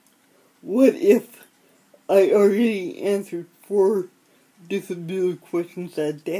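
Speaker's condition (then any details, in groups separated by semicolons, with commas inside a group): Cerebral palsy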